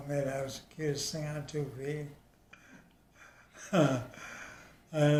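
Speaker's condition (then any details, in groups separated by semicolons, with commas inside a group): ALS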